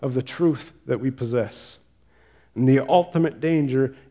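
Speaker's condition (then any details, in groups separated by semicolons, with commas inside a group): No condition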